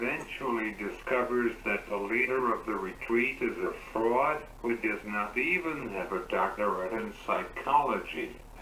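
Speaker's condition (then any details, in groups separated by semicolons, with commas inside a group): Cerebral palsy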